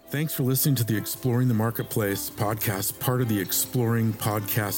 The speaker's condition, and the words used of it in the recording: None; typical speech.